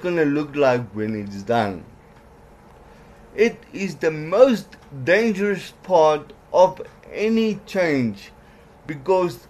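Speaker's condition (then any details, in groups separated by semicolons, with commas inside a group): Cerebral palsy; worse when mouth tires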